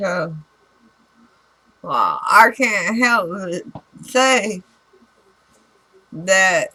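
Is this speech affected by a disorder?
Yes: throat cancer radiation damage.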